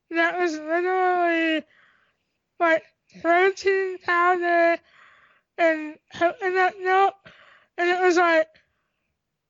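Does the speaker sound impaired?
Yes: tracheostomy, cystic hygroma of head and neck; doctors predicted never talking, learned to talk, unable to swallow, breathing effortful when running.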